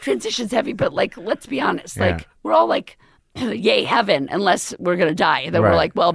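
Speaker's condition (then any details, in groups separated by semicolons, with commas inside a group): Left vocal cord paralysis, left unilateral; could not talk or swallow during acute illness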